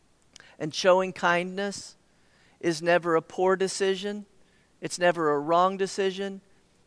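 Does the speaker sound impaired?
No.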